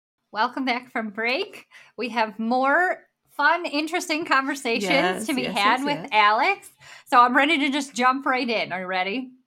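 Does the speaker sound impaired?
Yes: bilateral cleft lip and palate; congenital.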